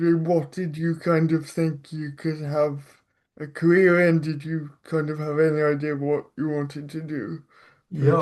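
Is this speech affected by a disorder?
Yes: cerebral palsy.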